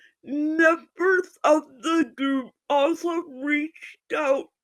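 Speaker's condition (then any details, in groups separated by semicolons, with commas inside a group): Physical speech impairment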